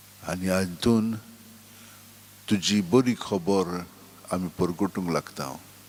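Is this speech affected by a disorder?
No.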